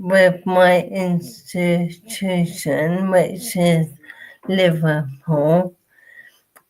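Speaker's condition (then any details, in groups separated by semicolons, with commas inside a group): Motor neurone disease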